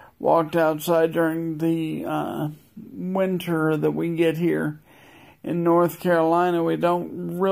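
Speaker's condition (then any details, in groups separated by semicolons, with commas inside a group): Multiple sclerosis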